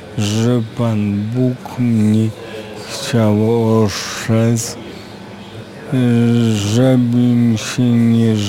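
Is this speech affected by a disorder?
Yes: aphasia; no speech for about five years after regaining consciousness.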